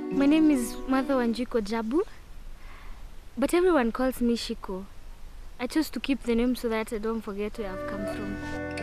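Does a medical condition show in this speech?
No.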